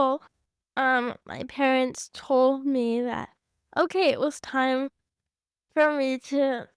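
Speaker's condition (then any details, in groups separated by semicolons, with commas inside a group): Cerebral palsy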